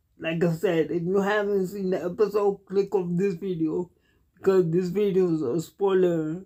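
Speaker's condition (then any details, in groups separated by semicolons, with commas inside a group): Cerebral palsy; cannot walk, uses wheelchair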